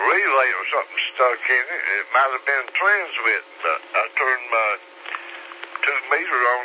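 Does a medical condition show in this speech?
Yes: slurred speech; stroke 3 years ago.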